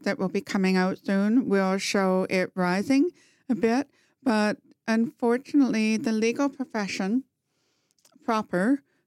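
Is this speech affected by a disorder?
Yes: profound hearing loss, congenital, bilateral; talks very well despite profound hearing loss, did not talk until age four.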